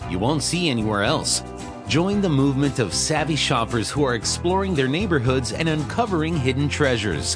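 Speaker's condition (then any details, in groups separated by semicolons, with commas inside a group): No condition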